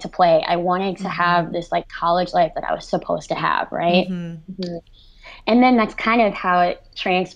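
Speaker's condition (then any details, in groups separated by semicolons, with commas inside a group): Cleft lip and palate, severe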